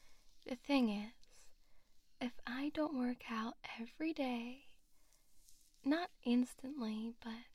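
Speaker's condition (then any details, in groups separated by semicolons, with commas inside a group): No condition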